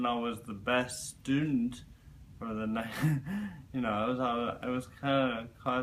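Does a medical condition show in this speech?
Yes: cerebral palsy; present from birth.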